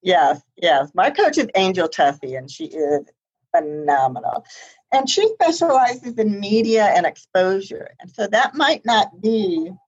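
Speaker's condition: Profound hearing loss; congenital profound hearing loss, mostly higher frequencies, hearing aids tried repeatedly but never worked well enough

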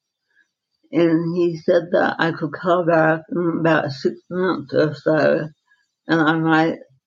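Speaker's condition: Dystonia, secondary to encephalitis

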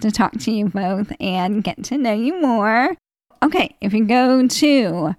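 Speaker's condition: ALS; progressive

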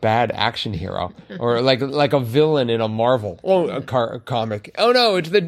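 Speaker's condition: No condition

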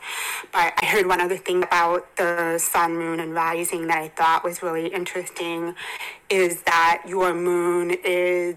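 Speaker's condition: Hearing impairment; further hearing loss at 27

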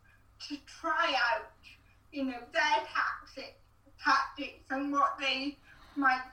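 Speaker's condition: Cerebral palsy

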